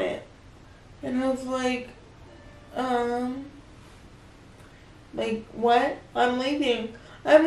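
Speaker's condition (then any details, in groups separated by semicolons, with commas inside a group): Cerebral palsy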